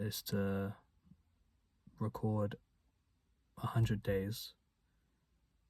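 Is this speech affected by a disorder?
No.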